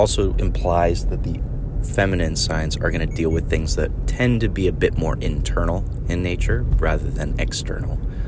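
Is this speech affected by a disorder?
No.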